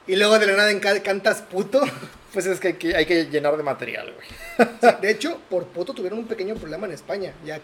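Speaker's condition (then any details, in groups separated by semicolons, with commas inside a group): No condition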